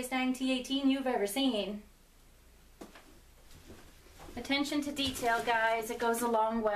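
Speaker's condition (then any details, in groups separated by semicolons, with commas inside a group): No condition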